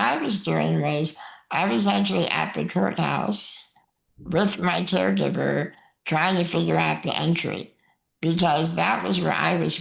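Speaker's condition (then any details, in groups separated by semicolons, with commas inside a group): Muscular dystrophy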